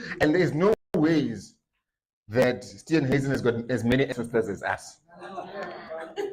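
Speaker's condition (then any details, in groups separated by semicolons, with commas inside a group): No condition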